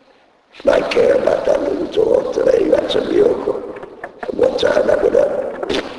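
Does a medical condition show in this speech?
Yes: laryngectomy; speaks using device in throat, needs thumb to talk.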